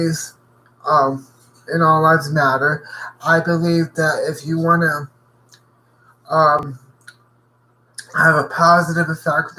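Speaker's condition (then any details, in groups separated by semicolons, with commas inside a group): Cerebral palsy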